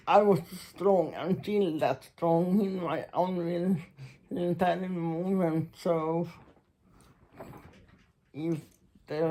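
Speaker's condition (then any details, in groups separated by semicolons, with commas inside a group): Muscular Parkinson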